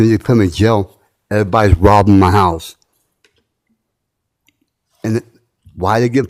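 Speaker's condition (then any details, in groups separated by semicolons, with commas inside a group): Tardive dyskinesia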